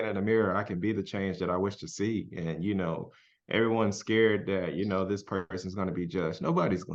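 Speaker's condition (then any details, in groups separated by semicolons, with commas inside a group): No condition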